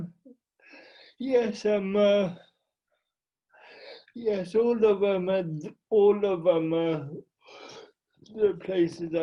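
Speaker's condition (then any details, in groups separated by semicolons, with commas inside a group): Cerebral palsy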